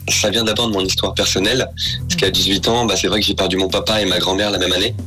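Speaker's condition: No condition

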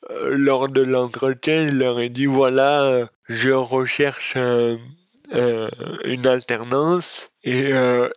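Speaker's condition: Dystonia; congenital

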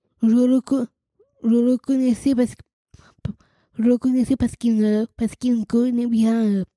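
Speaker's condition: Down syndrome, trisomy 21

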